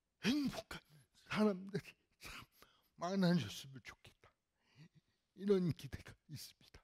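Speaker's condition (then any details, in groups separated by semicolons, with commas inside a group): Cerebral palsy; fairly severe in childhood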